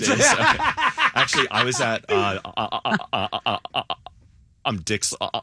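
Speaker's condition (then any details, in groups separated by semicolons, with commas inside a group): Stuttering; stuttering since age three or four, parents did not stutter, avoided situations in high school; avoidance reduction therapy in high school and college, accepts stuttering openly, stutters everywhere and all the time; core stutter small elongation, avoidance behaviors make it more obvious, voluntary fake stutter sometimes turns real; repeated sounds, blocks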